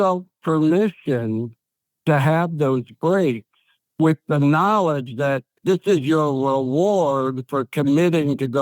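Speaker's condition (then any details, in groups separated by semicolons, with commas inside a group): ALS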